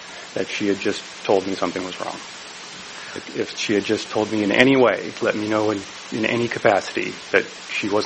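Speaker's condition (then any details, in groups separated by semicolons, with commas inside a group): No condition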